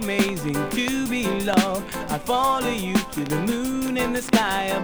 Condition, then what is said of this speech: None; typical speech.